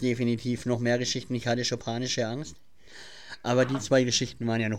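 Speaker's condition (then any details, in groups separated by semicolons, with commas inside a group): Cleft palate; present since childhood; speech impediment, listeners messaged that he cannot be heard, mimicked at school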